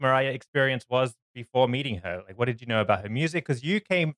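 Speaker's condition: No condition

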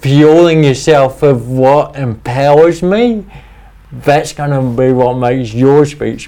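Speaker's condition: Cerebral palsy; speech impediment, talks funny

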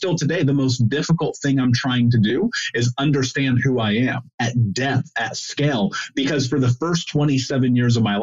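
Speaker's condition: No condition

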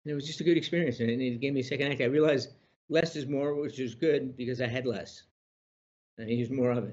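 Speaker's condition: Parkinson's disease; relearned walking

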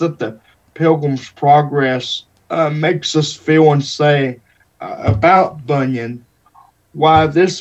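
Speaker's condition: Cerebral palsy; wheelchair user

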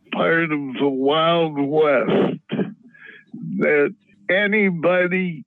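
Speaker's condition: Parkinson's disease

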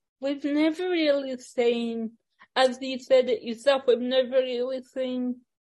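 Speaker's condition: Ataxic cerebral palsy; ambulant wheelchair user

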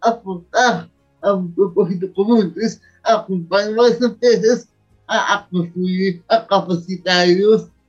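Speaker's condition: Cerebral palsy; near death as newborn

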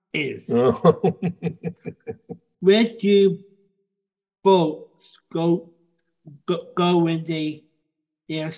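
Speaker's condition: Down syndrome; from birth

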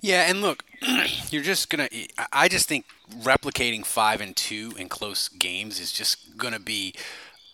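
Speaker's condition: No condition

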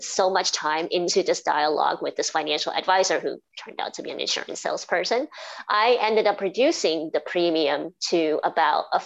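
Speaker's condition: Cleft palate and cleft lip; teachers could not hear speech in class

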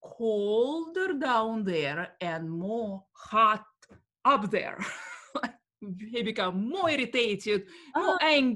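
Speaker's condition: Stuttering; formerly severe with facial contortion and pushed words, doctors unhelpful, improved with coaches; sometimes speaks with flow; deep breath then slow speech, learned breathy sexy voice like Marilyn Monroe to manage stutter; prolonged sounds

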